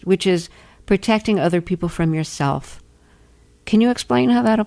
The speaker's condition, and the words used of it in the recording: None; typical speech.